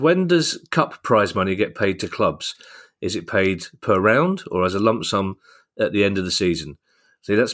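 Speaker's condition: No condition

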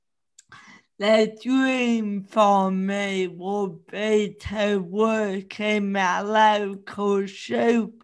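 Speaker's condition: Cerebral palsy; since childhood

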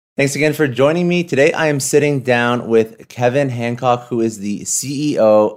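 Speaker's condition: No condition

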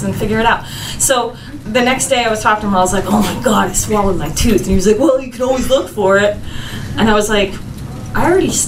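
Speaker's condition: No condition

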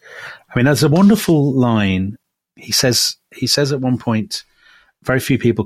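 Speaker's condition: No condition

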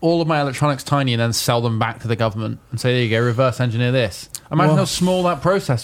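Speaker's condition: No condition

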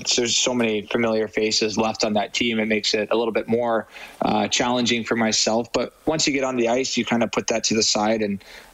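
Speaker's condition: No condition

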